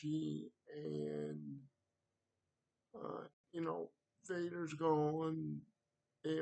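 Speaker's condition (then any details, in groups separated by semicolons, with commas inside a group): Cerebral palsy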